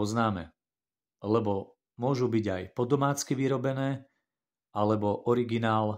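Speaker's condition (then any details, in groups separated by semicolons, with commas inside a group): No condition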